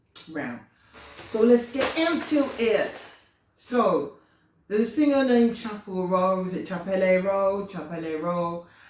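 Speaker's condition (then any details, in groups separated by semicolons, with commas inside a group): No condition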